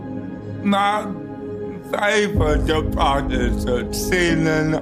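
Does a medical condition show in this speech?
Yes: cerebral palsy; cerebral palsy from birth.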